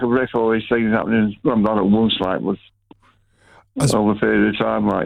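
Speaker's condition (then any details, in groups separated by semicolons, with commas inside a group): Parkinson's; Parkinson's disease diagnosed 2019, bowel cancer 2021 treated with operation and 6 months chemotherapy; nerve damage as chemotherapy side effect, bowel cancer cleared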